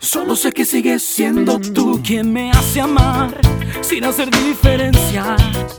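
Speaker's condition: No condition

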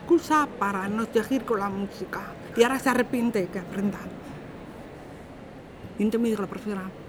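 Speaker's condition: Deafness, acquired at age 3; deaf since age three, late noticed by mother, cause measles per village doctor or whooping cough vaccine per father; two hearing aids, artificial hearing, hears nothing without them, some residual right-ear hearing; speech from before onset kept by strict drilling, speaks like hearing person with aids

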